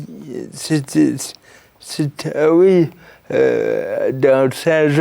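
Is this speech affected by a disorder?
Yes: cerebral palsy; since birth, birth injury.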